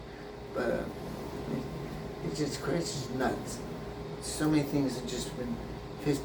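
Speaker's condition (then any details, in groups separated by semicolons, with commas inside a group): Brain injury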